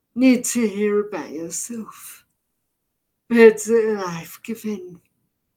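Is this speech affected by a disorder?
Yes: deafness, severe; progressive, hard of hearing to partially deaf to current level, brain misinterprets sounds and speech, also visually impaired; can hardly understand speech, vocabulary partly picked up from reading.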